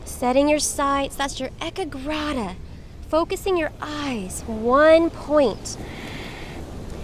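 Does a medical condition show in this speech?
No.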